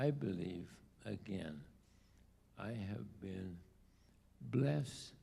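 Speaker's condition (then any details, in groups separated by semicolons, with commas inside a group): ALS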